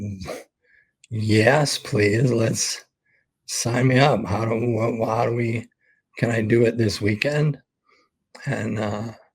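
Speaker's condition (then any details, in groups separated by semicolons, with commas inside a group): ALS; expects to lose voice very soon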